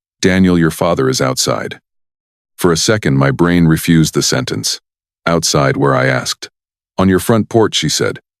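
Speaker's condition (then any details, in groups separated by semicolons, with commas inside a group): No condition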